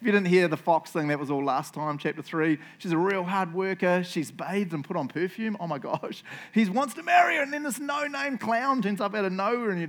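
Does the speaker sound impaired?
No.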